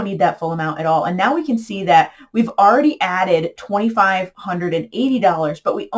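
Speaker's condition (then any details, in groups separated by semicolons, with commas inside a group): No condition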